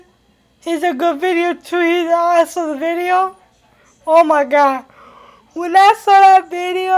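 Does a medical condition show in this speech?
Yes: cerebral palsy.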